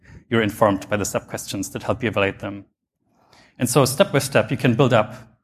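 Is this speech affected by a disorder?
No.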